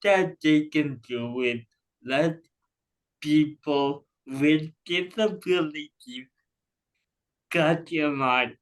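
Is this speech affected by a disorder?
Yes: cerebral palsy.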